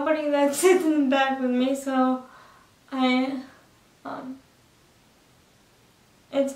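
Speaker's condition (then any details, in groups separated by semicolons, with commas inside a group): Cerebral palsy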